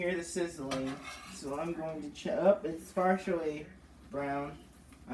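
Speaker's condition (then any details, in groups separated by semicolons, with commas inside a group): No condition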